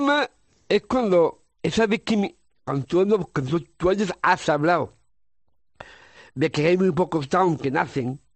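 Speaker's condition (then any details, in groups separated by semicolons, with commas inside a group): Down syndrome; congenital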